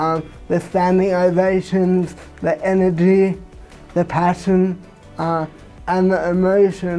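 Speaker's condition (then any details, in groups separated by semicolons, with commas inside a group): Cerebral palsy; from birth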